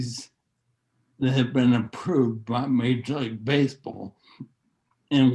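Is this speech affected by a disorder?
Yes: neurological disease.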